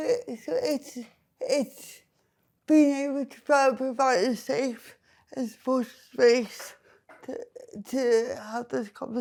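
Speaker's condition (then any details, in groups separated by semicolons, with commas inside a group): Cerebral palsy; involuntary movements, wheelchair user; speech not always understood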